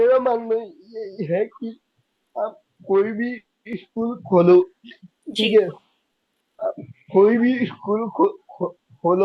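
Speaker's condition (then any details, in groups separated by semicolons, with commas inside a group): Cerebral palsy; could not speak as a child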